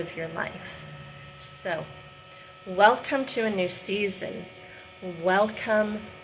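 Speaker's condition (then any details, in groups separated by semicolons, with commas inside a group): No condition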